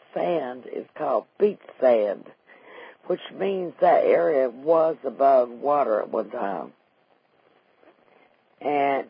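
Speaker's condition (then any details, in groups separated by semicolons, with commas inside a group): Vocal cord paralysis after stroke; wheelchair user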